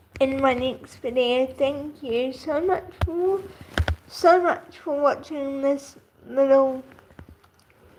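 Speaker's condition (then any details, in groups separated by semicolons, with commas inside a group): Cerebral palsy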